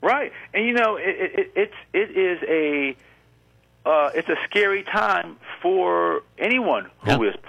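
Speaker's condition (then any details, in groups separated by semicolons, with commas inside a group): Congenital stuttering; present since birth, about 50 years; ongoing at age 50; often lets stutter happen freely rather than hiding it; repeated sounds, repeated words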